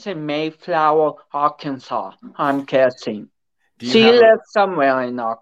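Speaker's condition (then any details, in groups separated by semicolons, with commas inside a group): Cerebral palsy; from birth, involves cerebrum and cerebellum, not expected to walk, now walks with concentration, affects balance and coordination; affects speech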